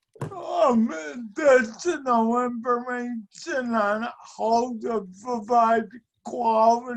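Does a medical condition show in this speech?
Yes: speech and mobility impairment.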